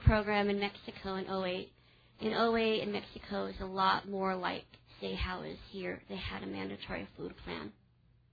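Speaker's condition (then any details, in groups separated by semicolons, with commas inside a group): Cleft palate; congenital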